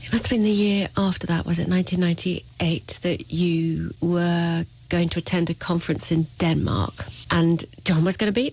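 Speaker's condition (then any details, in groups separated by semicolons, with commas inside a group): No condition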